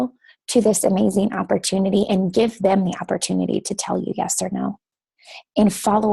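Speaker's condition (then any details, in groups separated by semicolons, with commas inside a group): No condition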